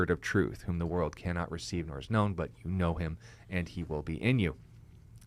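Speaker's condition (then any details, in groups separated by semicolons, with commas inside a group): No condition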